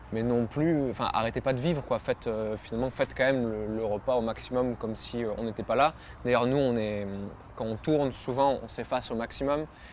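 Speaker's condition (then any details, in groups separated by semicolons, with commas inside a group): No condition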